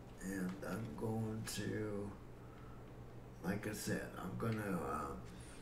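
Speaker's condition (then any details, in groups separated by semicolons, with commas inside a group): Cerebral palsy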